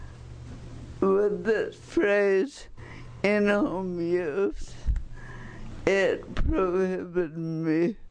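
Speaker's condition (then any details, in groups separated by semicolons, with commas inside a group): Cerebral palsy; since birth, scooter for mobility through Medicare given about 15 years ago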